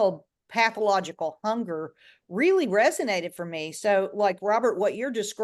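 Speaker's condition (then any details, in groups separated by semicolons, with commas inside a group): No condition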